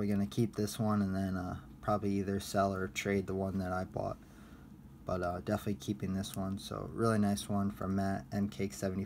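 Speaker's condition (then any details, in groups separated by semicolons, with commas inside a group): No condition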